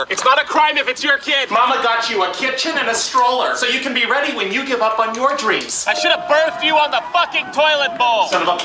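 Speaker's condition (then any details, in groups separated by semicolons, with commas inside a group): No condition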